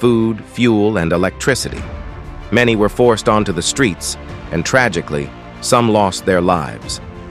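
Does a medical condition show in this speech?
No.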